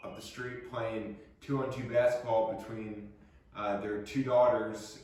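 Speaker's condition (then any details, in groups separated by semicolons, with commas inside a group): No condition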